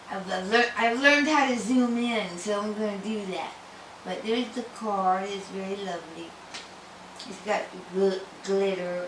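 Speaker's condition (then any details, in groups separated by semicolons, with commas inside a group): Tongue cancer; had speech therapy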